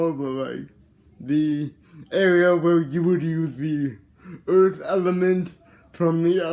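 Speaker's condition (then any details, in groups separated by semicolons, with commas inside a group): Cerebral palsy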